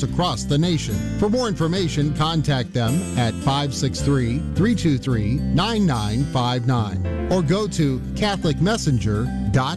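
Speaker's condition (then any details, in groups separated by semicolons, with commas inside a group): No condition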